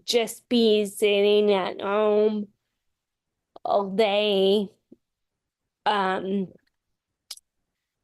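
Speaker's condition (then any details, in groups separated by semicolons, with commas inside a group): Friedreich's ataxia; progressive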